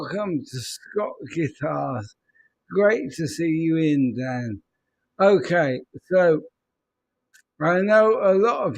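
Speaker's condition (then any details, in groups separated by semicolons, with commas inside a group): ALS; speech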